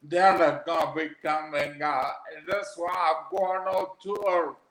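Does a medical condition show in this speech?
Yes: aphasia after stroke; aphasia after three strokes, onset as young man, wheelchair user; talks a little different, listeners must work to understand.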